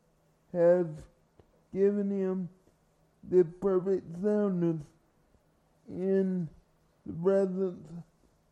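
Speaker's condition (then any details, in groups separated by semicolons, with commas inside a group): Cerebral palsy; from birth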